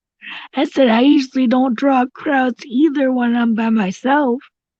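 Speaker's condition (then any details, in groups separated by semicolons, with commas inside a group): Cerebral palsy; tracheotomy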